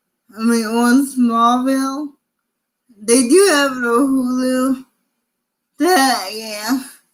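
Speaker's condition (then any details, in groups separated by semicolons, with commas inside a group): Cerebral palsy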